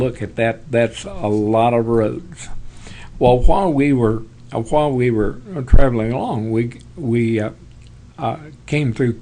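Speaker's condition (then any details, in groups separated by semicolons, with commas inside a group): Parkinson's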